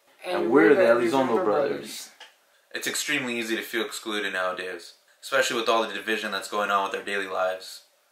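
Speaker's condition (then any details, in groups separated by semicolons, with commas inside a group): No condition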